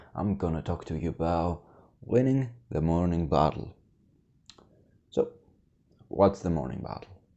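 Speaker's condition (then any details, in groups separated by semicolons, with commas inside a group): No condition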